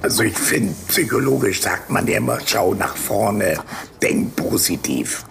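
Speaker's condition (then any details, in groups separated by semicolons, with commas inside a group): Laryngectomy after laryngeal cancer, voice prosthesis (tracheoesophageal); ate again after 8 days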